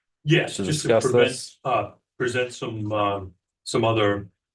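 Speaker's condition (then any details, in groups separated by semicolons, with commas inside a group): No condition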